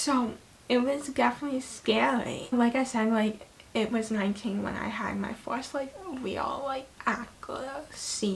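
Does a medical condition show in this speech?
Yes: hemiplegic cerebral palsy; right hemiplegia.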